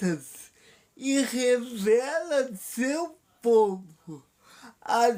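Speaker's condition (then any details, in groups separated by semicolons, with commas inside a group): Paralysis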